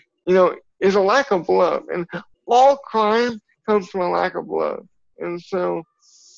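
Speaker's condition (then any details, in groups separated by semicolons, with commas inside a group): Cerebral palsy; from birth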